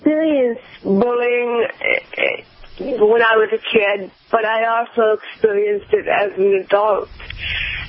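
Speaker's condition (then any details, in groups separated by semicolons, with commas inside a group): Cerebral palsy; cerebral palsy from birth, premature birth, birth trauma, lack of oxygen, spinal cord surgery C1 to C7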